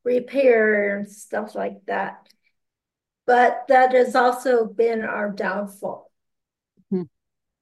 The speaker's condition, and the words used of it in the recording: Aphasia. I also have aphasia, So I can't always pick out the words I need right now.